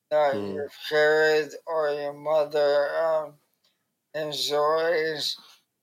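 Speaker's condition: ALS; on-screen keyboard

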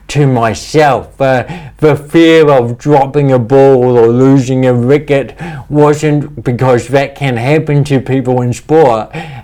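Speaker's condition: Cerebral palsy; speech impediment, talks funny

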